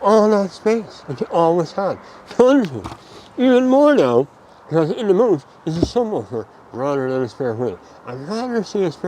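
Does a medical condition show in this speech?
Yes: mouth cancer surgery; mouth cancer, surgery, radiotherapy; speech altered.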